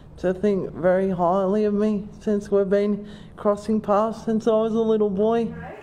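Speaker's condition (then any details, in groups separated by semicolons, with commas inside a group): Cerebral palsy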